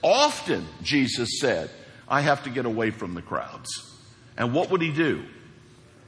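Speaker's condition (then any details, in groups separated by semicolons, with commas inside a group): No condition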